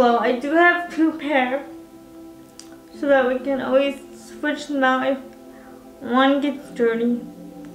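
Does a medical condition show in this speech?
Yes: cerebral palsy, spastic quadriplegic.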